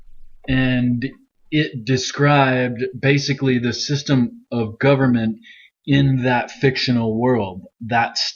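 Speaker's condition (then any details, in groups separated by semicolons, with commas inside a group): No condition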